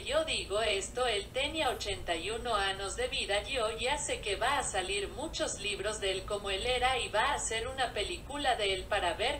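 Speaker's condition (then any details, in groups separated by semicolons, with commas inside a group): No condition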